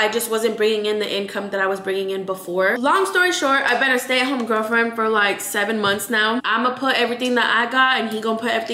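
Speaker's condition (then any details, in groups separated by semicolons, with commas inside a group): No condition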